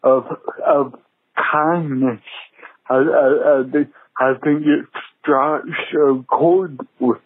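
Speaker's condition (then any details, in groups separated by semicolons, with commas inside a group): Cerebral palsy; unable to play sports growing up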